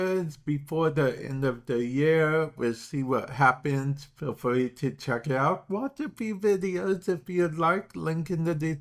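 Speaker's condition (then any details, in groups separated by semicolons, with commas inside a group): Cerebral palsy; affects speech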